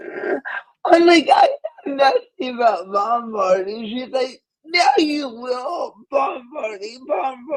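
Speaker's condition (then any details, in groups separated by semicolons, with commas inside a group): Cerebral palsy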